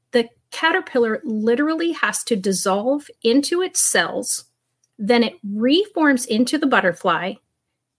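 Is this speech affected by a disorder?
No.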